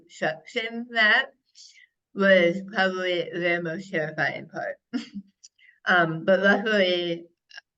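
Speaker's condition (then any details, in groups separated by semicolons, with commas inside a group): Head and neck cancer; right tongue carcinoma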